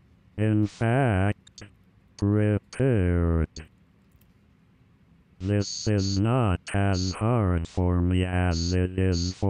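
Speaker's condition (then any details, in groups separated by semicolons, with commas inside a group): Amyotrophic lateral sclerosis; bulbar onset, mouth, throat, chest, abdomen muscles; age 66, weight loss, short of breath, four years since onset; slurred, mumbling, wheezy lisping, hard to chew, frequent choking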